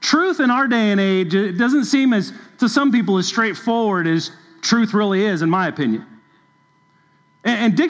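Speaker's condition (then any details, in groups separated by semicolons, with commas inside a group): No condition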